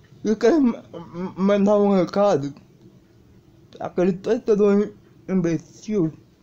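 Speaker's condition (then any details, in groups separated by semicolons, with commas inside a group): Cerebral palsy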